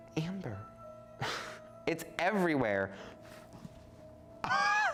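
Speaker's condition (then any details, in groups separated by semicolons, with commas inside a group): No condition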